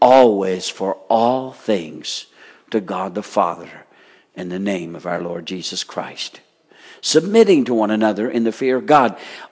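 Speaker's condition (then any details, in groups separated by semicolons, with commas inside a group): No condition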